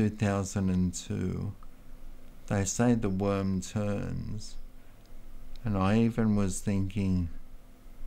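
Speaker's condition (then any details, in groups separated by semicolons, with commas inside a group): Multiple sclerosis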